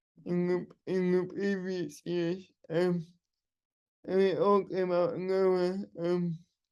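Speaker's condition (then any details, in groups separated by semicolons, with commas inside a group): Cerebral palsy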